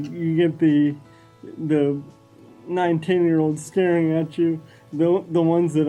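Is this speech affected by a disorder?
Yes: cerebral palsy; wheelchair user.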